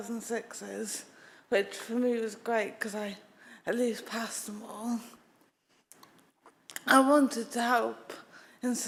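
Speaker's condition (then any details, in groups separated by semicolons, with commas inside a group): Acquired brain injury; car accident; could not talk for nearly two years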